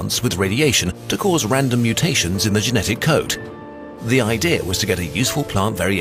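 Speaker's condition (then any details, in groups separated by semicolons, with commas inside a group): No condition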